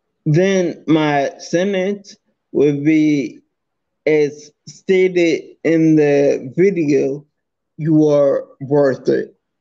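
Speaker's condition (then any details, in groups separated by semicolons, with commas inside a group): Multiple sclerosis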